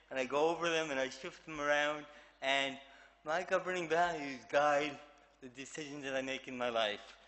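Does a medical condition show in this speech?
Yes: cerebral palsy; affects movement and speech.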